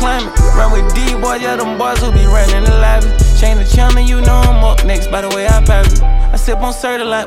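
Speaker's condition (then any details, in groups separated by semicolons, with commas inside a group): No condition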